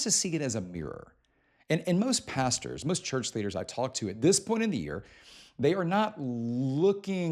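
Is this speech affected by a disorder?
No.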